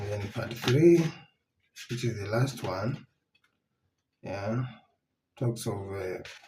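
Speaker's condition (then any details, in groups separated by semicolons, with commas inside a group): No condition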